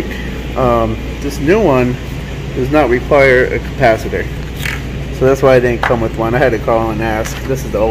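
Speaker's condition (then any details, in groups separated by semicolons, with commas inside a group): No condition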